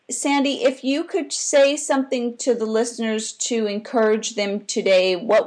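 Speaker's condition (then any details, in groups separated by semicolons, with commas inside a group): No condition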